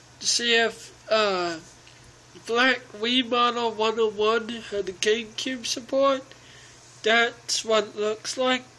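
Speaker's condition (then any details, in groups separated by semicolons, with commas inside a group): Cerebral palsy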